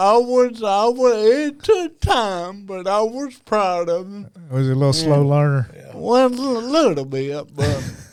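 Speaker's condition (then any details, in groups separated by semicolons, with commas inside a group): Cerebral palsy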